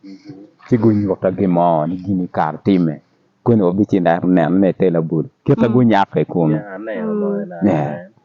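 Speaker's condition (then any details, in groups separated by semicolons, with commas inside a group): No condition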